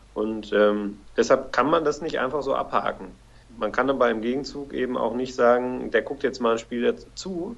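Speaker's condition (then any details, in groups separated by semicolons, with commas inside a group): No condition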